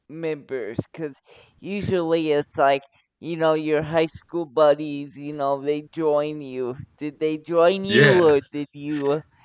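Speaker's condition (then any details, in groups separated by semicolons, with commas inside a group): Cerebral palsy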